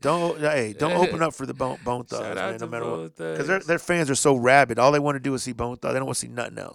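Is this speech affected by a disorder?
No.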